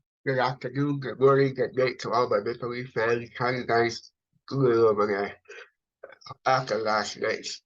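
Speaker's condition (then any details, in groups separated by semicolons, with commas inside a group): Cerebral palsy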